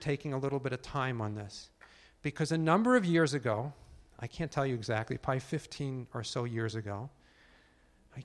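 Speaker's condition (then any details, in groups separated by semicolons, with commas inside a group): No condition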